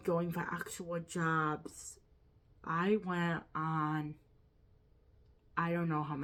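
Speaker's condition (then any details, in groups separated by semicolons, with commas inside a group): Quadriplegic cerebral palsy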